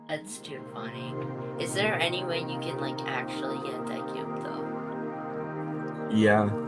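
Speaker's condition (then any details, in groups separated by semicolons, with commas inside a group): No condition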